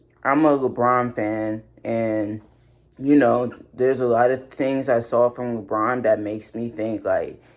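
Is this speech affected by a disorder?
No.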